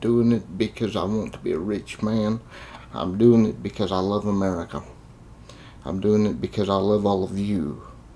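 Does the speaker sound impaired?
Yes: cerebral palsy; confined to a wheelchair.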